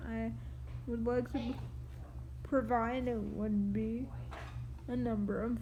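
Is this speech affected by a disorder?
Yes: triplegic cerebral palsy.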